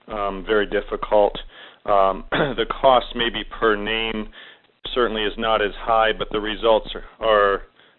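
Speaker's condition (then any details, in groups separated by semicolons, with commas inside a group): No condition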